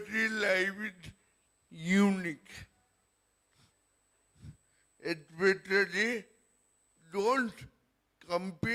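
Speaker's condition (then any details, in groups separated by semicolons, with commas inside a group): Cerebral palsy; present from birth, could not walk at six; described as fairly severe; speech may be hard to understand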